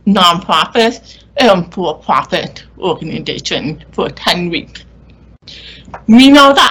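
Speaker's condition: Deaf or hard of hearing; cannot hear boarding announcements at gate

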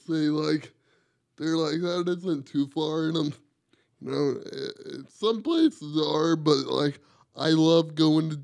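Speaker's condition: Cerebral palsy; umbilical cord around neck

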